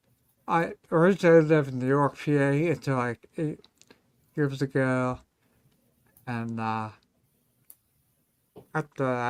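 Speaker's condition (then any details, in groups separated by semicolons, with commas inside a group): Ataxia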